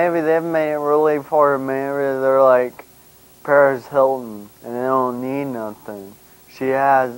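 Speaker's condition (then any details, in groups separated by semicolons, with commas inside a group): Brain injury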